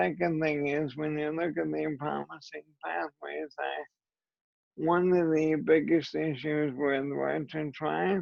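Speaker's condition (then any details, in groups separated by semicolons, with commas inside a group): ALS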